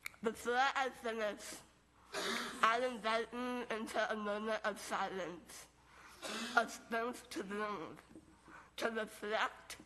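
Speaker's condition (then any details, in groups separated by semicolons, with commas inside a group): Moebius syndrome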